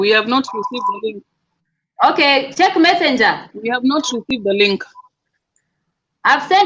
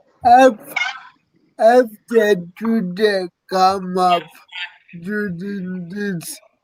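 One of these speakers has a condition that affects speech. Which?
The second: cerebral palsy; no physiotherapy for last three months.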